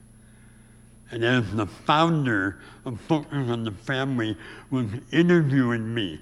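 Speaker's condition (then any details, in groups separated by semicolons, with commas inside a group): Severe speech impediment; white woman taught tongue movement, chewing food and speaking, impediment heard on radio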